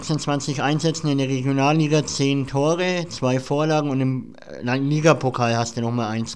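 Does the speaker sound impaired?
Yes: cleft palate; voice may audibly show the cleft, says by the norm listeners would find podcasting unlistenable.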